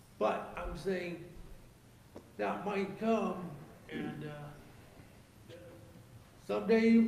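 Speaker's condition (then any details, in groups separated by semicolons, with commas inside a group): Cerebral palsy; lifelong; age 58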